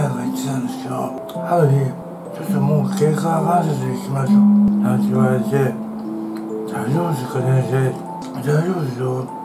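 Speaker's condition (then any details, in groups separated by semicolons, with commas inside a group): Tongue cancer, partial glossectomy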